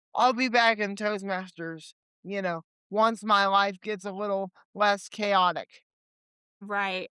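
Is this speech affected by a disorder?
Yes: cerebral palsy; limited mobility, legs.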